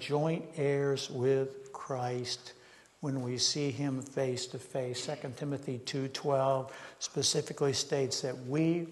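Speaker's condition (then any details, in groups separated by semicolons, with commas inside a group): No condition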